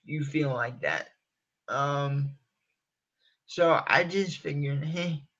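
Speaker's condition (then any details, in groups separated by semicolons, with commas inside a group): Cerebral palsy; from birth, uses wheelchair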